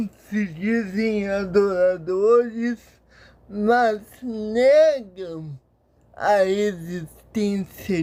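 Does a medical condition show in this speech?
Yes: paralysis.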